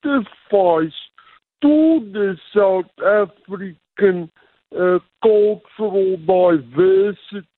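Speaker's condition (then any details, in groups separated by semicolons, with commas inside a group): Cerebral palsy; physical limitations requiring adjustments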